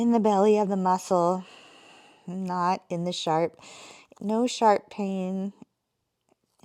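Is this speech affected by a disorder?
No.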